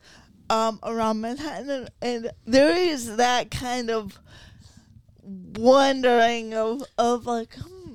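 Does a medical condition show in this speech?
Yes: cerebral palsy.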